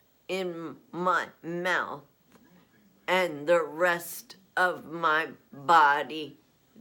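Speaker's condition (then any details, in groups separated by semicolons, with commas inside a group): Essential tremor; voice, progressive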